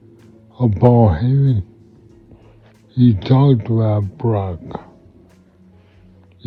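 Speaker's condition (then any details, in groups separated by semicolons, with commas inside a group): Multiple sclerosis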